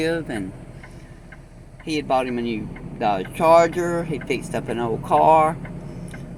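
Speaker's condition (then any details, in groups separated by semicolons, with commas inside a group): No condition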